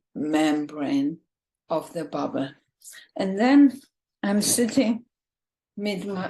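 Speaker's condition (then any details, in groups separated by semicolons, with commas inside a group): ALS, bulbar form, bulbar onset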